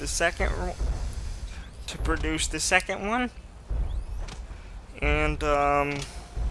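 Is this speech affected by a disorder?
Yes: cerebral palsy, mild.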